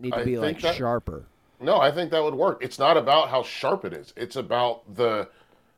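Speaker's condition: No condition

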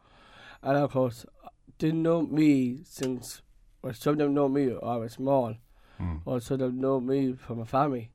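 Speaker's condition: Down syndrome; present from birth, 28 years old, learned to walk, talk, read and write

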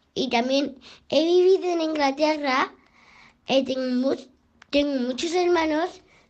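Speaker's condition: Down syndrome; trisomy 21, extra chromosome in pair 21, genetic alteration, age 11

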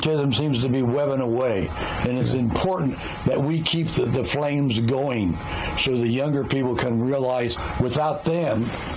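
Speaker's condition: No condition

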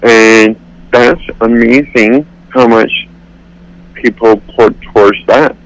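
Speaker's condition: Cerebral palsy; accepts own voice

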